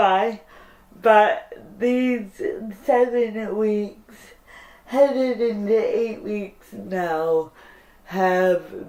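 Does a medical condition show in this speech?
Yes: cerebral palsy.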